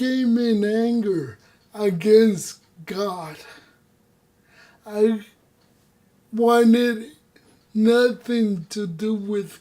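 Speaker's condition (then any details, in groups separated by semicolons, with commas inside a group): Cerebral palsy; no voice control, unusual voice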